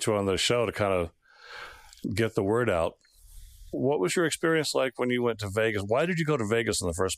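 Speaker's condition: No condition

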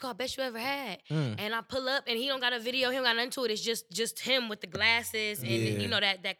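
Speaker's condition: No condition

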